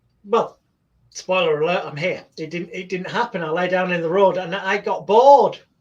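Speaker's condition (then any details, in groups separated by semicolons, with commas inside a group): No condition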